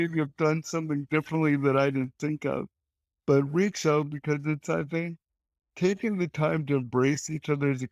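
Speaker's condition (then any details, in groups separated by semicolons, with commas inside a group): Cerebral palsy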